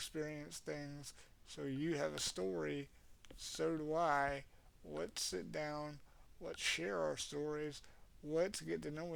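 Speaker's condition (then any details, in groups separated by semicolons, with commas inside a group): Cerebral palsy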